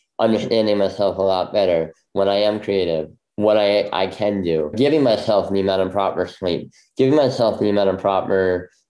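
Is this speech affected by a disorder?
Yes: bilateral cleft lip; congenital bilateral.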